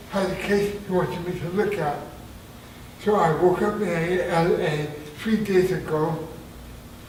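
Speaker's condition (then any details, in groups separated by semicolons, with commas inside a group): Traumatic brain injury; near-fatal injury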